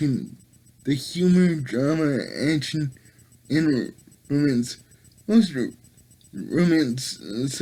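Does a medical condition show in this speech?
Yes: cerebral palsy; able to speak.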